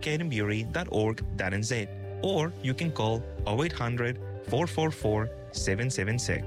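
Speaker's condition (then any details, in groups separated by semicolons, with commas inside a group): No condition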